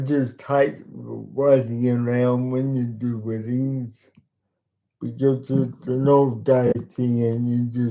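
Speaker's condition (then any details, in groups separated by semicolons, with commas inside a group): Cerebral palsy; talks slowly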